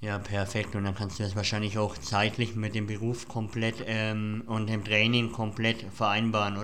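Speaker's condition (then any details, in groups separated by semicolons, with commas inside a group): Cleft palate; voice may audibly show the cleft, says by the norm listeners would find podcasting unlistenable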